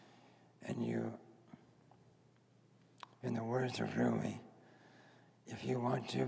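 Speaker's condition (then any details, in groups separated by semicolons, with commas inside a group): Head and neck cancer; earlier head and neck cancer, surgery; third recurrence, tumor behind ear, facial and vocal cord paralysis; vocal cord paralysis affects voice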